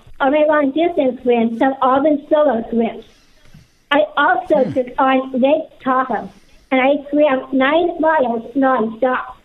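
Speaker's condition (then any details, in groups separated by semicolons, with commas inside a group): Down syndrome; described as extraordinary public speaker, speaks across country, testified in Pennsylvania, speaking engagements now via Zoom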